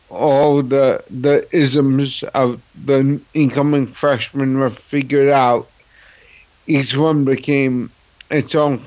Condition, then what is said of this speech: Cerebral palsy. Or you know I've met guys who, you know, they'll ask me why I talk funny or why I sound different, you know, which is so silly